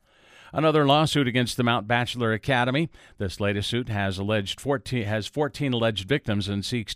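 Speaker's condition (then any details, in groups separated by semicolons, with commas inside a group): No condition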